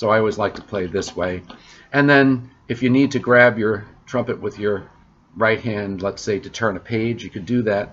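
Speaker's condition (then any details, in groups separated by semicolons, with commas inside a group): No condition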